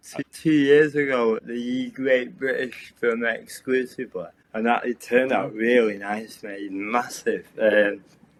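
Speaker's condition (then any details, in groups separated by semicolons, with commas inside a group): Cerebral palsy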